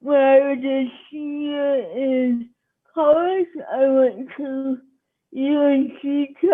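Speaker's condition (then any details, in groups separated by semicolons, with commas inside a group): Cerebral palsy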